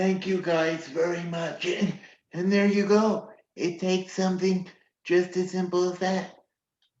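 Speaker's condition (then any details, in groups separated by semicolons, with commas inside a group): Cerebral palsy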